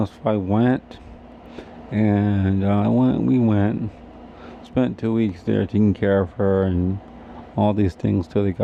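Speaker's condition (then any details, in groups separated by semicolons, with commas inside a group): Cerebral palsy; difficulty eating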